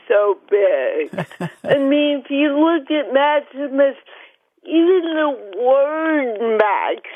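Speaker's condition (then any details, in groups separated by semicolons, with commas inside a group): Cerebral palsy; mild; joins by phone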